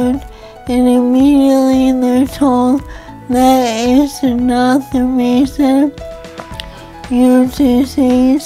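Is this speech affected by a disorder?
Yes: ALS; speech and swallowing improved.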